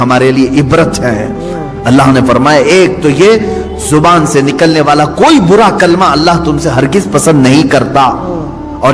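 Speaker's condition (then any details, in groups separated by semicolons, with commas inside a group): No condition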